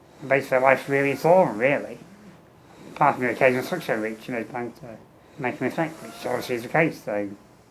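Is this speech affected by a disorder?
Yes: muscular dystrophy; ventilator via tracheostomy for 15 years, low lung capacity.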